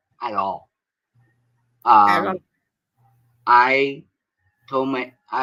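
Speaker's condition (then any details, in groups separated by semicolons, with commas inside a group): Cerebral palsy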